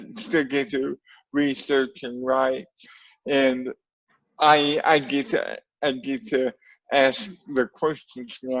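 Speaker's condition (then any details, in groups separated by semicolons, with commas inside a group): Cerebral palsy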